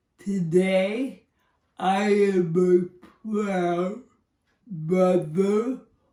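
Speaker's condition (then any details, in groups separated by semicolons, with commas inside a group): Cerebral palsy; speech impairment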